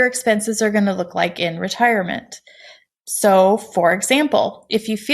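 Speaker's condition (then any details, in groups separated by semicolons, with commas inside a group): No condition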